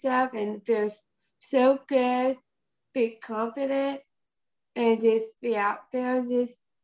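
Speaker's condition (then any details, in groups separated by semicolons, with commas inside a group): Down syndrome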